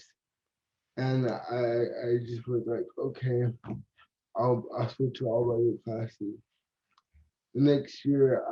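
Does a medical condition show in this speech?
Yes: cerebral palsy; from birth, affects muscle coordination.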